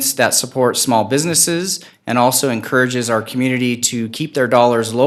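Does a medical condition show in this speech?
No.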